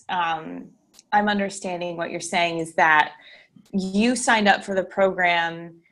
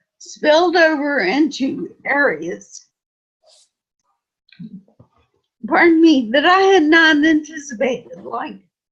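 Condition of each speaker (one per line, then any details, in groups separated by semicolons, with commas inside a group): No condition
Friedreich's ataxia; cannot stand alone, not able to walk; walking more with help recently; difficulty drinking and swallowing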